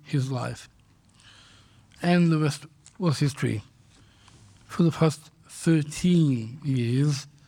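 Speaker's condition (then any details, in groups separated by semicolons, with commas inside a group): Down syndrome; congenital, diagnosed at birth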